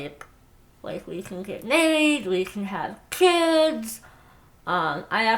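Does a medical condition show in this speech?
Yes: Moebius syndrome; muscle transplant surgery ages 6 and 7, bilateral smile; after muscle transplant surgery.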